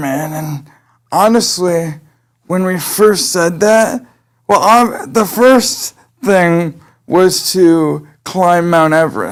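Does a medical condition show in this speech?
Yes: cerebral palsy; present from birth; able to speak.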